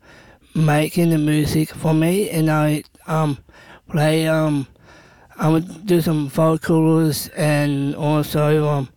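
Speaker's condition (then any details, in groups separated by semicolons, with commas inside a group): Down syndrome; not always understood by others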